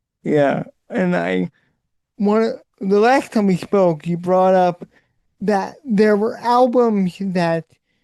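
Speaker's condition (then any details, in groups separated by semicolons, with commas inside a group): Cerebral palsy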